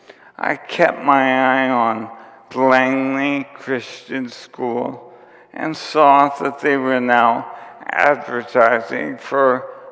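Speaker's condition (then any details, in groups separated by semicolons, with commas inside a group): ALS; onset with tiredness and clumsiness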